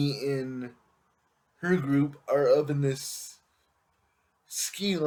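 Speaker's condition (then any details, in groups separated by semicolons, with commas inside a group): Cerebral palsy; able to speak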